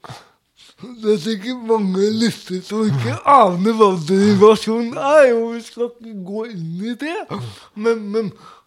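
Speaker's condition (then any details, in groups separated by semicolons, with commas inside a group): Cerebral palsy; speech difficulties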